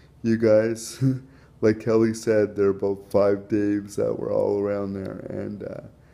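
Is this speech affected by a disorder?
Yes: cerebral palsy.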